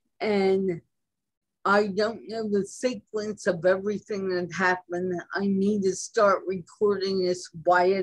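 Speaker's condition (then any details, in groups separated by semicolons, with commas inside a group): Cerebral palsy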